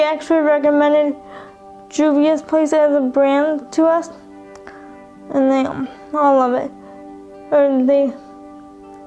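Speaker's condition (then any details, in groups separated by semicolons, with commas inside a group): Cerebral palsy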